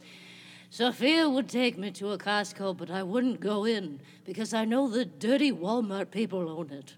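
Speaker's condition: No condition

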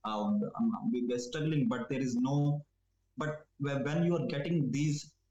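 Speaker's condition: Stammering; stammering since school age; repeats initial sounds, e.g. s-s-s in start, considers self a good communicator; repeated sounds

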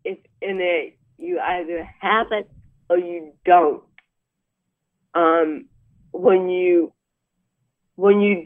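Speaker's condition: Cerebral palsy; deaf, ungraceful movement, very slow handwriting, past spinal cord surgery, walking poor afterward

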